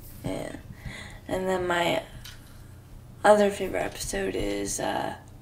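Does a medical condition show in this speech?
Yes: cerebral palsy.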